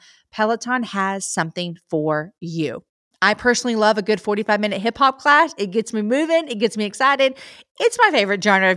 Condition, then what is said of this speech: None; typical speech.